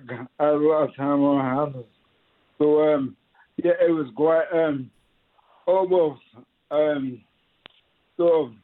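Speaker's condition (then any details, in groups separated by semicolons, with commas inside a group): Motor neuron disease; diagnosed about 3 years ago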